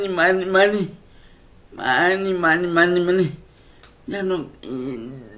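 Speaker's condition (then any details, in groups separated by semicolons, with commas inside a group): Cerebral palsy; speech affected by cerebral palsy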